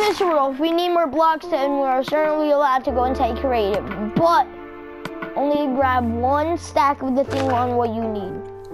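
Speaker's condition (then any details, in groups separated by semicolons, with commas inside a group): No condition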